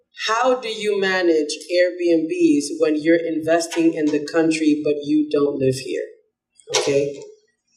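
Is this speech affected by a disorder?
No.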